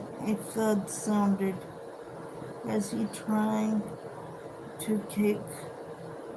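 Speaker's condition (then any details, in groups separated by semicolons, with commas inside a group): Cerebral palsy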